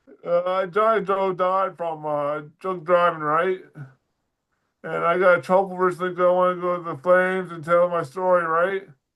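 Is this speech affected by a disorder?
Yes: dysarthria; weaker speech muscles.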